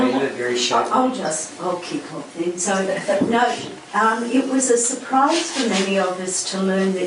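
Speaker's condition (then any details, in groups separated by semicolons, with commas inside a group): No condition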